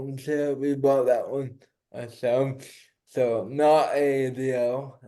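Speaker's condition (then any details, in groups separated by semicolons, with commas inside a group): Cerebral palsy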